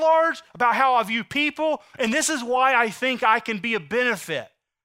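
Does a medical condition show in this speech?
No.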